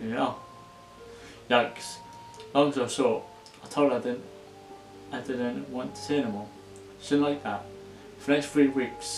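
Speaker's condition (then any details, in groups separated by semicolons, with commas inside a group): No condition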